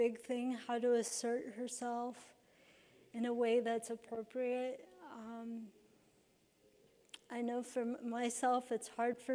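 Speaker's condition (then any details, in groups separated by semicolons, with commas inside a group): Cerebral palsy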